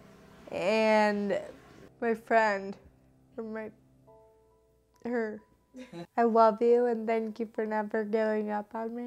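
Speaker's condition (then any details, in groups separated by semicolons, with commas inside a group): Friedreich's ataxia; neurological, nerves and muscles weaken; onset around age eight, balance loss, uses wheelchair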